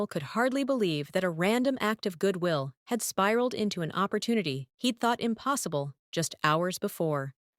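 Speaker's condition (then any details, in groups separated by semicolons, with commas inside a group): No condition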